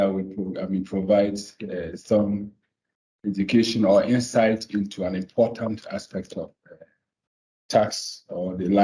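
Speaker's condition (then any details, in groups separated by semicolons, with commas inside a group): No condition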